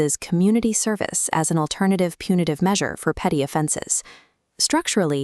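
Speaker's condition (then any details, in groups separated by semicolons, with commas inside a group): No condition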